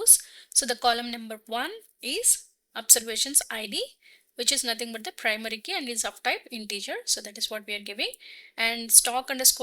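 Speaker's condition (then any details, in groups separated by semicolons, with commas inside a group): No condition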